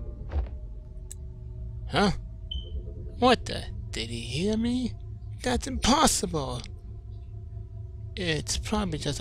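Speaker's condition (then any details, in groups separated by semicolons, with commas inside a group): No condition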